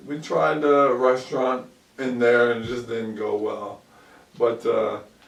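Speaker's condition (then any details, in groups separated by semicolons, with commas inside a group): ALS; about 2 years since onset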